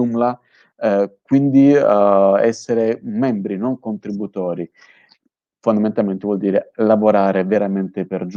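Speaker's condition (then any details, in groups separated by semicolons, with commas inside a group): No condition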